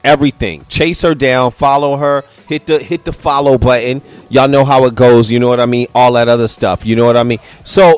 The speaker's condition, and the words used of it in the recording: No condition.